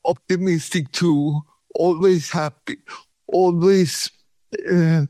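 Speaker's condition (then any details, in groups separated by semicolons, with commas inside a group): Cerebral palsy; pain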